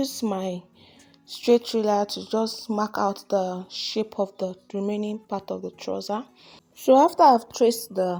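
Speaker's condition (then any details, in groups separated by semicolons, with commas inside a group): No condition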